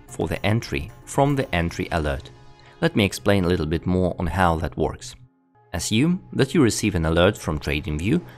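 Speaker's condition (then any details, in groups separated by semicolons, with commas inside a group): No condition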